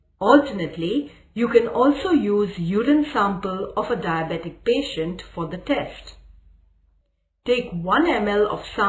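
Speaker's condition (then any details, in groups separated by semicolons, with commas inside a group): No condition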